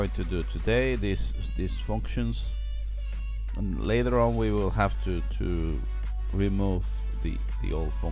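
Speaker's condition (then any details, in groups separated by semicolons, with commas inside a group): No condition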